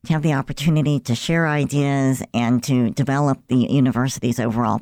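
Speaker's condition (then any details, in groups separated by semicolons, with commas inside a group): Cleft lip and palate; congenital, present since birth, about 50-some years ago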